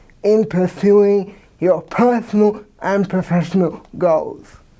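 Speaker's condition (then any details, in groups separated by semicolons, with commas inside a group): Cerebral palsy; from birth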